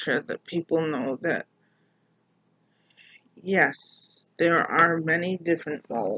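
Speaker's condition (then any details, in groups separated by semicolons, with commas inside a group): Mild cerebral palsy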